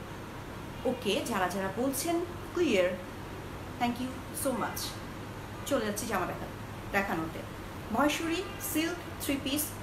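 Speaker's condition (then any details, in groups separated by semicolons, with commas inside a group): No condition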